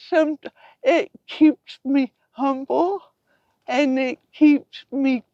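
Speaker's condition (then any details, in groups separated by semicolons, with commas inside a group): Cerebral palsy; from birth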